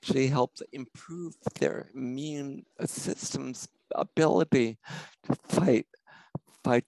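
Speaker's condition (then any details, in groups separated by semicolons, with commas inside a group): Spinocerebellar ataxia; genetic cause, puzzled doctors for almost 40 years before diagnosis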